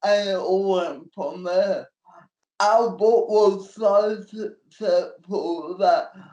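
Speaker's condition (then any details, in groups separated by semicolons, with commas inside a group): Cerebral palsy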